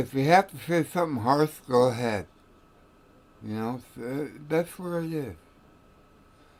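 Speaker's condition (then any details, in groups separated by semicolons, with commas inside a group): Tongue cancer; radiation-treated tongue cancer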